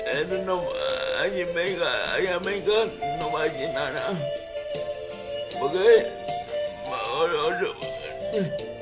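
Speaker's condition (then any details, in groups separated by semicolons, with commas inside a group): Cerebral palsy; speech affected by cerebral palsy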